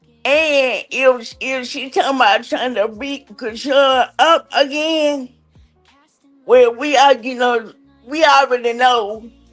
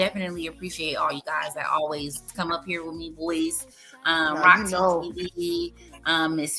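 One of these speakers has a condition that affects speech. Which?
The first: cerebral palsy; recognized around age 3 or 4.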